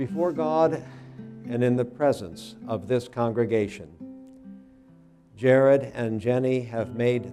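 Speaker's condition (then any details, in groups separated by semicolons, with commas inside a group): No condition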